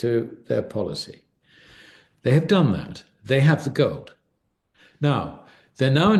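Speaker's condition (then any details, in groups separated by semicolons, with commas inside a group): No condition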